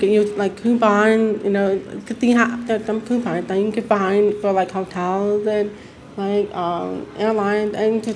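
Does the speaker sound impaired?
Yes: deafness; hearing loss.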